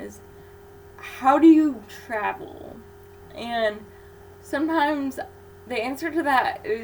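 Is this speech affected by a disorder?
Yes: cerebral palsy.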